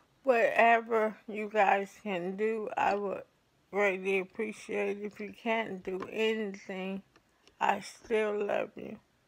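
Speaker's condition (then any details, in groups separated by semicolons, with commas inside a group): ALS; affects hands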